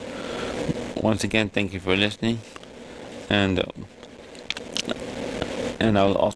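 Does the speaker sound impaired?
Yes: cerebral palsy.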